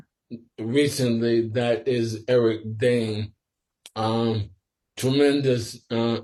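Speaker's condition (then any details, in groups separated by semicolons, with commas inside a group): Sporadic ALS; must speak slower and carefully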